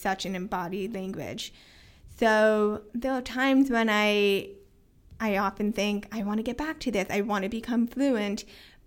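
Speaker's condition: Hearing loss with cochlear implants; pretty good speech and listening comprehension in childhood, kept on speech path

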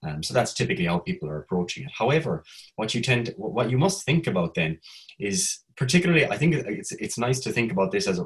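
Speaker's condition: No condition

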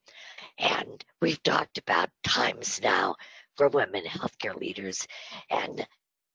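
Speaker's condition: Spasmodic dysphonia; on Botox treatment

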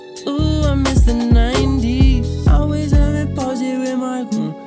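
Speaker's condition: No condition

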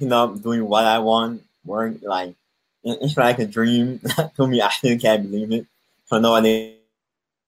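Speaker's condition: Cleft palate; congenital cleft palate, speech impediment since birth

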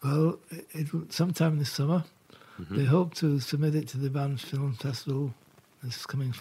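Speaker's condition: Parkinson's; diagnosed about 4 years ago

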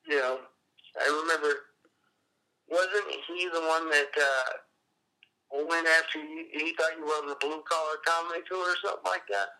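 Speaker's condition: Cerebral palsy; appearance likened to Parkinson's

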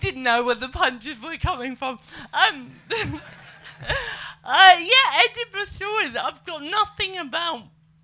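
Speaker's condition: Cerebral palsy; slow walking, poor handwriting; slow to reach stage, sits on plinth on stage; able to speak and move

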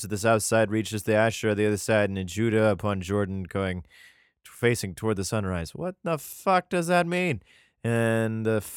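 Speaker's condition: No condition

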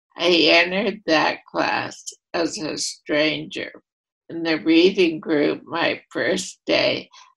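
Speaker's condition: ALS, primary lateral sclerosis

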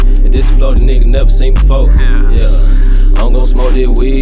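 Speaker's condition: No condition

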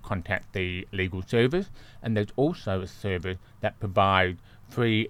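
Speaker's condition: Deafness; congenital deafness, born deaf

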